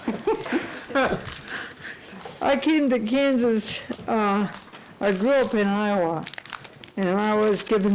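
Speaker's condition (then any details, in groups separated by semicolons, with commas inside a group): Cerebral palsy; unable to type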